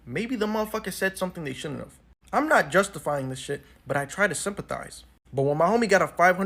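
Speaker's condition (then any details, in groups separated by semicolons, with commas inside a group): No condition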